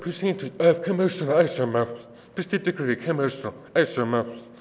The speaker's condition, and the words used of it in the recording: Deafness. I realize I have an accent.